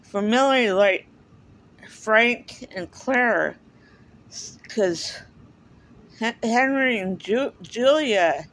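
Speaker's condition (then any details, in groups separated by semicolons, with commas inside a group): Cerebral palsy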